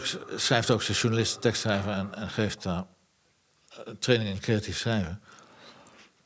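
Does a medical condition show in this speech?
Yes: Parkinson's disease; speaks with difficulty, half purely Parkinson motor problem, emotional tearfulness partly from disease.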